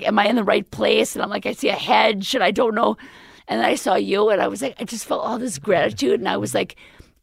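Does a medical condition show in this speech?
Yes: vocal cord paralysis; permanent left vocal cord paralysis after near-fatal pneumonia, intubation, tracheostomy, feeding tube, over 2 years ago; steroid injections earlier, recent type 1 thyroplasty, palatal adhesion, implant joining cords, another surgery possibly needed; current voice temporary after recent surgery, swallowing still hard.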